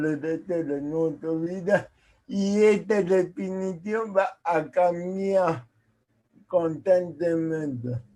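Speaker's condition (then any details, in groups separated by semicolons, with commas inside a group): Cerebral palsy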